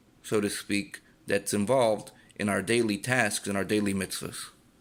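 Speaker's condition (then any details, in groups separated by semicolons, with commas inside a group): No condition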